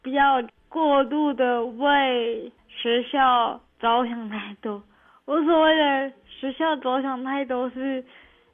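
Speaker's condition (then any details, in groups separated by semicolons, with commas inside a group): Cerebral palsy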